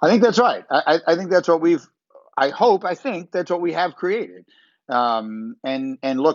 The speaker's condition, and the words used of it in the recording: None; typical speech.